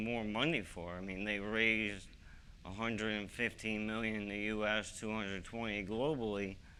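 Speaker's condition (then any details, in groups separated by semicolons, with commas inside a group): ALS; young-adult onset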